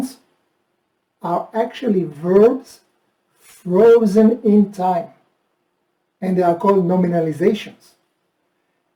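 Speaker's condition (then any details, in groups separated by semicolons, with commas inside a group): No condition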